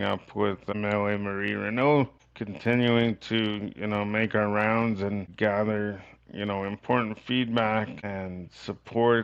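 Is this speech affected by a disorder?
Yes: cerebral palsy; from birth.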